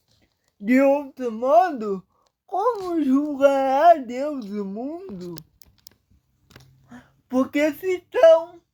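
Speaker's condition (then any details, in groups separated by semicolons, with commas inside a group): Paralysis; speech impairment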